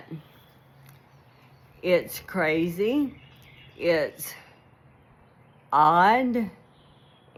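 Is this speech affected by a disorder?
Yes: ALS.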